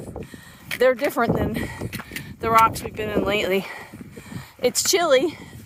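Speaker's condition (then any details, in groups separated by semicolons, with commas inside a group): No condition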